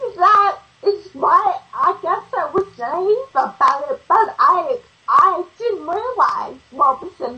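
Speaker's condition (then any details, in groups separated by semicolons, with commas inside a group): Ataxia; ataxia after brainstem malformation bled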